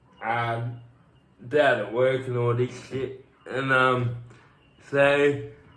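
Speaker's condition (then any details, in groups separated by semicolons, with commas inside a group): Cerebral palsy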